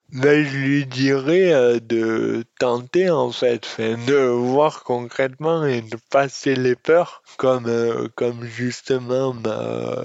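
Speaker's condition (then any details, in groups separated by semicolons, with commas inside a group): Dystonia; congenital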